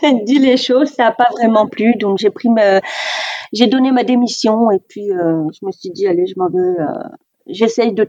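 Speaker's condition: Deafness; deaf since childhood, diagnosed age four, hearing aids since four, from extreme prematurity, neonatal resuscitation; severe-to-profound, worsened from moderate-severe, progressive, not hereditary, hearing dog Lucky for four years; oralist, uses some sign language

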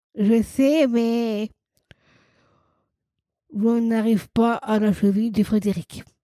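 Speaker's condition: Down syndrome, trisomy 21

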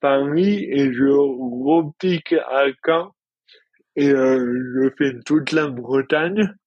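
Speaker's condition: Dystonia; rare neurological dystonia, onset in childhood

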